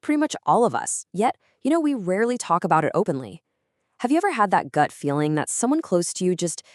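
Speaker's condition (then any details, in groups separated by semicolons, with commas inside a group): No condition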